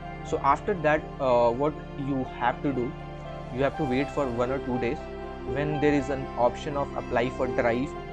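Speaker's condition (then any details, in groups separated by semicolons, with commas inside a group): No condition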